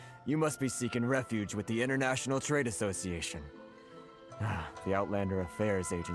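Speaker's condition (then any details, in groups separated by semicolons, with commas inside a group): No condition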